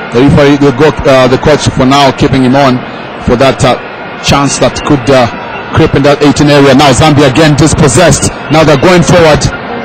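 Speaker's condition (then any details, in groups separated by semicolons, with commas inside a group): No condition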